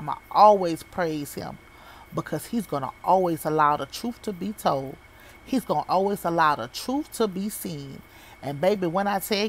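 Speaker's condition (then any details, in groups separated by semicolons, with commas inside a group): No condition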